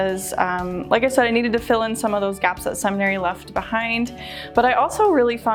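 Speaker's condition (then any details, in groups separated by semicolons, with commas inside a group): No condition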